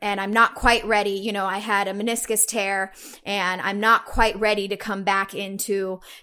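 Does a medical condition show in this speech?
No.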